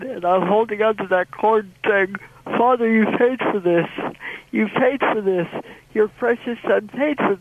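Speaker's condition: Cerebral palsy; spastic muscles, two broken front teeth capped by dentist after fall years ago

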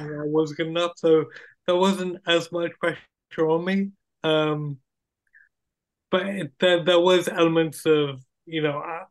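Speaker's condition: Cerebral palsy; acquired brain injury, wheelchair user, many surgeries, hospital school and rehab ages nine to twelve, physio

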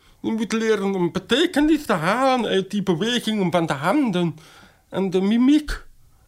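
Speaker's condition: Deafness, acquired, bacterial meningitis; speech therapy in childhood, can speak, formerly relied on lip-reading, now uses sign language interpreter

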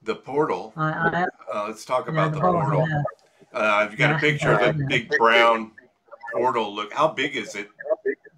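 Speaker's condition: No condition

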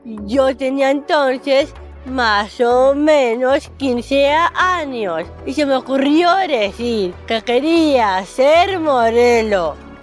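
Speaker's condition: Down syndrome; intellectual disability; age 32

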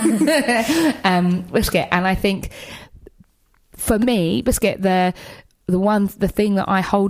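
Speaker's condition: Tourette's syndrome; diagnosed at end of high school, motor and vocal tics, tics felt as itch or pressure, intensified, coprolalia later; frequent unpredictable vocal tics throughout recording; tic words interrupt speech, hedgehog, cat, beans, tics call friend Matt left-wing idiot, makes noise

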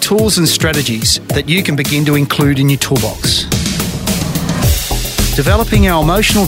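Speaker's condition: No condition

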